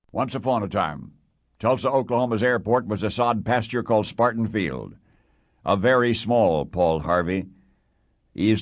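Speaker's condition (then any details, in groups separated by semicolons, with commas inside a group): No condition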